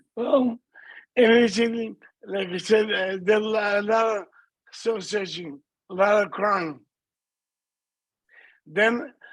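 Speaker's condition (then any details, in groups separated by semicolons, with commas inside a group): Multiple system atrophy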